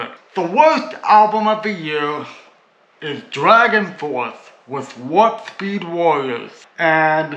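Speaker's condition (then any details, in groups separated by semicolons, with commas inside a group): Cerebral palsy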